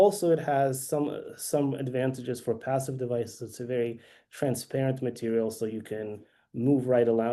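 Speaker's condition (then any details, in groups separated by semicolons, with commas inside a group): No condition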